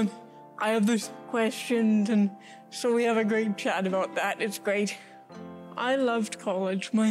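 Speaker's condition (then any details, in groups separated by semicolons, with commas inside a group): Cerebral palsy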